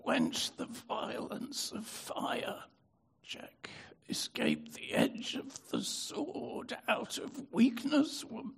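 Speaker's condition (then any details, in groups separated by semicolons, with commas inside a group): Spasmodic dystonia; prior stroke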